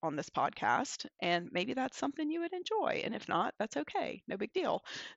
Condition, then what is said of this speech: No condition.